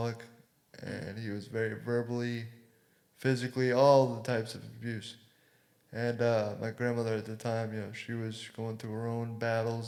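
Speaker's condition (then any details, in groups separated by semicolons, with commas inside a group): Cerebral palsy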